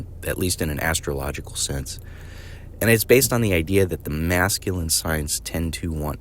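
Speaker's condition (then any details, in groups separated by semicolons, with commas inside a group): No condition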